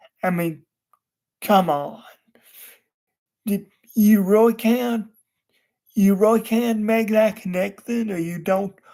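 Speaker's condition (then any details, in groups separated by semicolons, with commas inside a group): Cerebral palsy; wheelchair user, unable to walk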